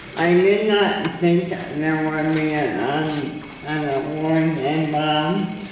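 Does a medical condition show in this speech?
Yes: ALS; long-term survivor, progression reportedly stopped with cannabis.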